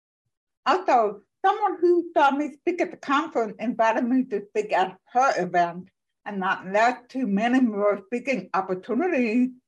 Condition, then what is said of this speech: Deafness. I grew up learning how to speak and lip read.